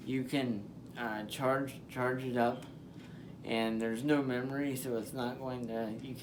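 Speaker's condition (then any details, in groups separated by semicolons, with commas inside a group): Spastic diplegia cerebral palsy; manual wheelchair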